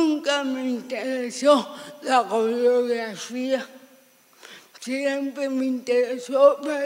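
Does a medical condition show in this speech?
Yes: severe cerebral palsy.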